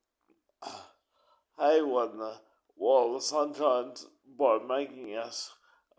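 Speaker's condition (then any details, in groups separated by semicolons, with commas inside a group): Cerebral palsy; uses wheelchair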